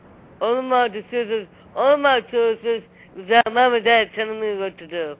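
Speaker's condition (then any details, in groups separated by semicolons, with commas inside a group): Down syndrome; present from birth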